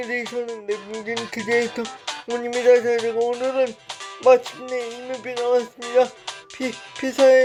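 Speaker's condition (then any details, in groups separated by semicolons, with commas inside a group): Brain lesion disability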